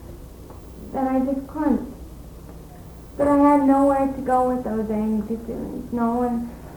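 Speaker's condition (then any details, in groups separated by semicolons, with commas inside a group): Cerebral palsy; speaks fluently with few pauses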